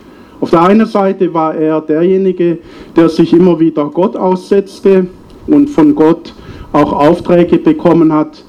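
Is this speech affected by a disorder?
No.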